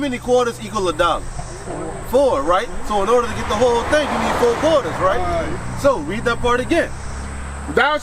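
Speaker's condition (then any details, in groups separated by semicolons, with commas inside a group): No condition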